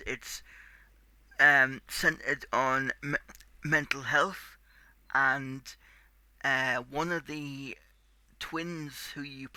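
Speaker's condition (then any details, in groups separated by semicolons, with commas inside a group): Cerebral palsy; tight muscles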